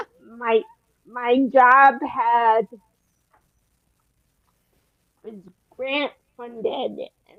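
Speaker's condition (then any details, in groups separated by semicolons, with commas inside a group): Friedreich's ataxia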